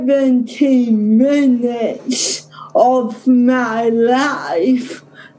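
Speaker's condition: Ataxic cerebral palsy; present from birth

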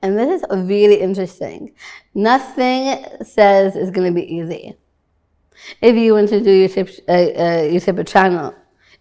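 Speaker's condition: Down syndrome

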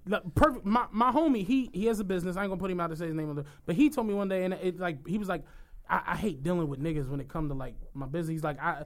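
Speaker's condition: No condition

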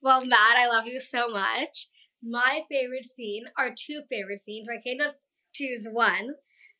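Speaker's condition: Down syndrome; past speech therapy

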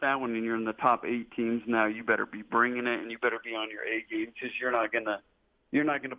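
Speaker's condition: No condition

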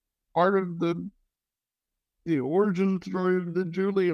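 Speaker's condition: Cerebral palsy

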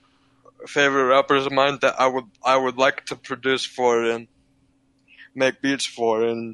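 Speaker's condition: Cerebral palsy, physical only

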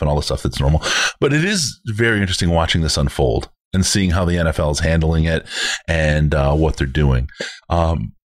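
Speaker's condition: No condition

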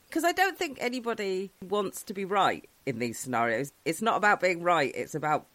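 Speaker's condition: No condition

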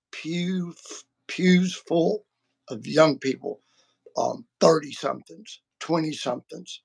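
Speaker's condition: Vocal cord surgery; multiple vocal cord surgeries

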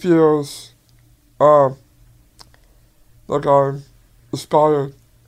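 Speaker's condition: Down syndrome; tying shoes difficult, works 5 to 10 times harder to build muscle

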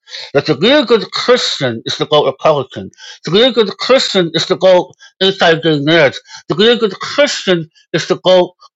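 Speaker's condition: Moebius syndrome; congenital

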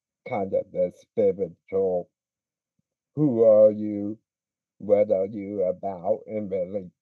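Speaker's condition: Speech impediment; weaker-looking muscles in childhood

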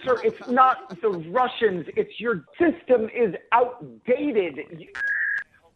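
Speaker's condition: No condition

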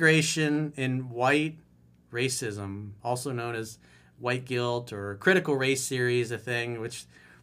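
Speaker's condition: No condition

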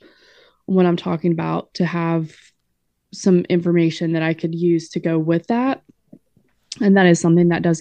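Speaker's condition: No condition

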